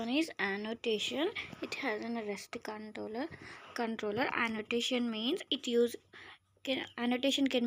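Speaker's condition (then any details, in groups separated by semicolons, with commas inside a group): No condition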